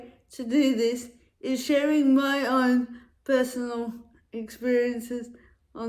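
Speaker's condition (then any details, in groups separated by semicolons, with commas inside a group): Cerebral palsy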